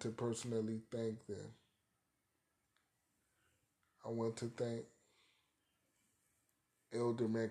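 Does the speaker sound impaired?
Yes: cerebral palsy; arthritis.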